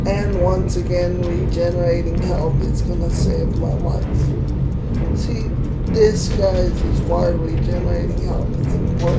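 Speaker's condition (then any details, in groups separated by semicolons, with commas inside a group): Cerebral palsy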